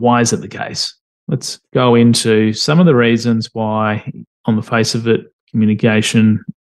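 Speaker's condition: No condition

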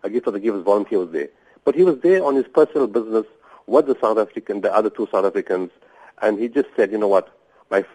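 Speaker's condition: No condition

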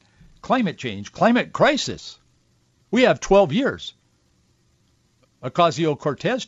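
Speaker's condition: No condition

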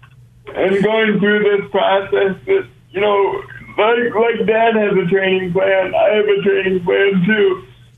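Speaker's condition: Cerebral palsy; brain-muscle disconnect, muscles do not fire properly, retrained through years of therapy; walking requires focus on every aspect, including breathing and hand placement

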